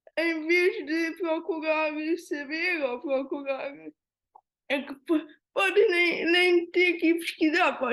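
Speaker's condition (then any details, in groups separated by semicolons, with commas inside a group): Cerebral palsy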